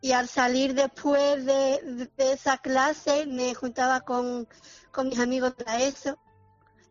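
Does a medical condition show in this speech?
Yes: Down syndrome; trisomy 21, genetic cause; adult, 30 years old, speaking by phone from library, poor line coverage.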